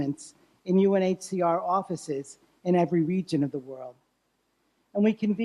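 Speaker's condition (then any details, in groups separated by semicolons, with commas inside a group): No condition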